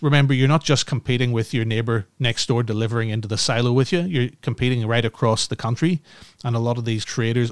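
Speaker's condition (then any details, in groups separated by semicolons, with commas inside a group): No condition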